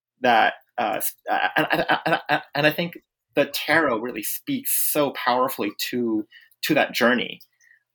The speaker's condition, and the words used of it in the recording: Stuttering. And that's because I'm a second generation Filipino-Canadian immigrant, and I stutter.